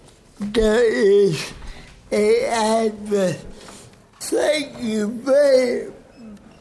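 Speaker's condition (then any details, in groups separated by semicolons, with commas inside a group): Cerebral palsy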